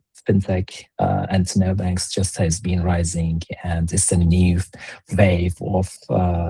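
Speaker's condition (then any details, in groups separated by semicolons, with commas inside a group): No condition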